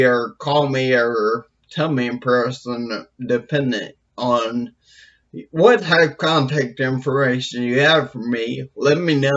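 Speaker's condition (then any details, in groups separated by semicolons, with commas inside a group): Brain injury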